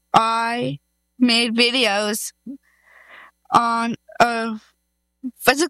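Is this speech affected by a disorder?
Yes: Down syndrome; congenital trisomy 21, karyotype confirmed via dr. Tim Herndon, congenital heart defect, NICU 14 days; first language sign language, over 300 signs by age 2.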